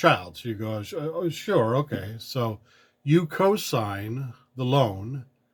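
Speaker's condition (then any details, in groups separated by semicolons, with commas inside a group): No condition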